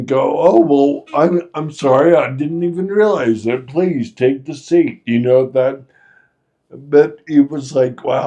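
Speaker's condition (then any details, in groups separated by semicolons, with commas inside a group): Friedreich's ataxia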